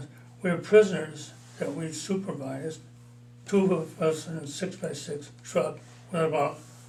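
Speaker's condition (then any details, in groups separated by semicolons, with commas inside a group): Parkinson's disease, mild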